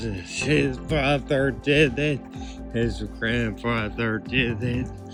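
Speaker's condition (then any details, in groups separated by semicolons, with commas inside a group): Ataxia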